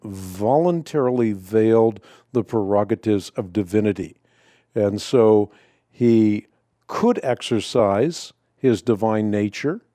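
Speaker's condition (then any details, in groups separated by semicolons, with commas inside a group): No condition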